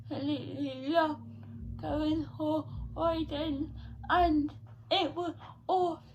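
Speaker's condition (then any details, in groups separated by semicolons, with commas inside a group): Cerebral palsy; not quadriplegic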